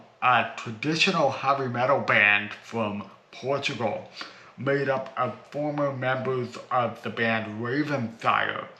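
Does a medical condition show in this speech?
Yes: cerebral palsy.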